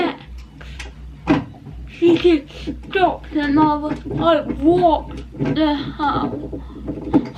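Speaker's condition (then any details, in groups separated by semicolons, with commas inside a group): Cerebral palsy; not quadriplegic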